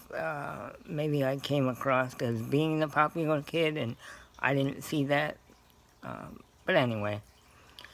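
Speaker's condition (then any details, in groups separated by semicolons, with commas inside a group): Cerebral palsy; scoliosis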